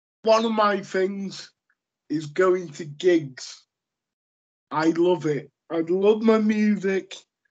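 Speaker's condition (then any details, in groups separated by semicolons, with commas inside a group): Cerebral palsy; lifelong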